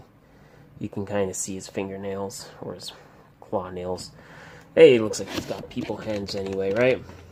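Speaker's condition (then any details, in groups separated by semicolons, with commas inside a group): No condition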